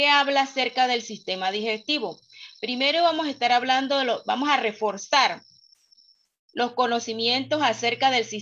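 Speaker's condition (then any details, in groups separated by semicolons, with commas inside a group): No condition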